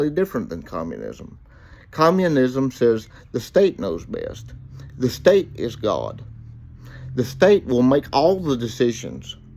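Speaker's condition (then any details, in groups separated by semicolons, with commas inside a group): Cerebral palsy; reports speaking clearly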